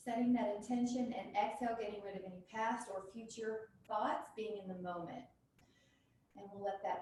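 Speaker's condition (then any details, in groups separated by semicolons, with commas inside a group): No condition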